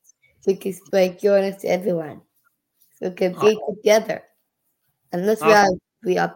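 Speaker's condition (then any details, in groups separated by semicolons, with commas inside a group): Down syndrome; age 14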